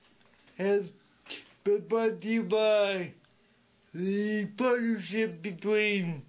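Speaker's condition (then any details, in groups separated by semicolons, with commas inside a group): Speech impediment; sometimes hard for others to understand, masked poll worker behind plexiglass could not understand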